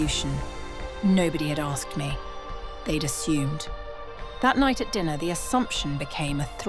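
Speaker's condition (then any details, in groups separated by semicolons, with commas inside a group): No condition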